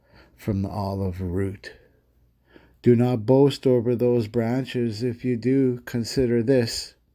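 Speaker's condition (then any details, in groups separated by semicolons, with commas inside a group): No condition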